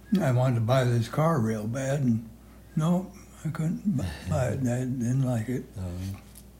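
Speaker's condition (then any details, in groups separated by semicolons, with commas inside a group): Parkinson's; severe, says unable to move anything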